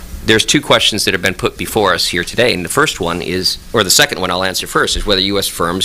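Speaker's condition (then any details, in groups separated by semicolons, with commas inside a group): No condition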